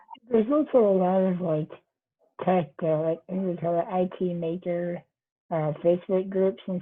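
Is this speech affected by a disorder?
Yes: Duchenne muscular dystrophy.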